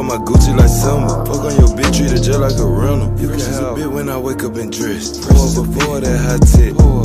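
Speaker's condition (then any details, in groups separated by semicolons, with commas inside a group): No condition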